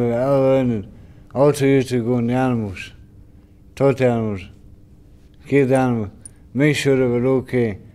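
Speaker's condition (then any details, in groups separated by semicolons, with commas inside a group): Brain injury; spasticity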